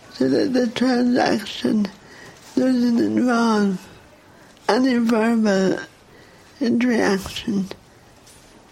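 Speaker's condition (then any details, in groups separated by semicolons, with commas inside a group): Cerebral palsy; disliked childhood speech therapy over 20 years ago; not wanting speech therapy now; poorly controlled voice, long words take breath, often not understood, thought drunk on phone, hard to hear in crowds, tiring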